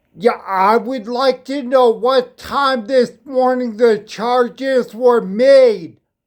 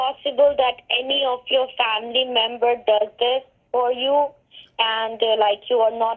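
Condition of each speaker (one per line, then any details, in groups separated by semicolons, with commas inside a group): Spinocerebellar ataxia; speech sounds drunk
No condition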